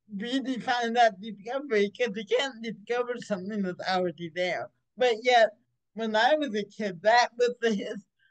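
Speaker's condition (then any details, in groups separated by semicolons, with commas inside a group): Cerebral palsy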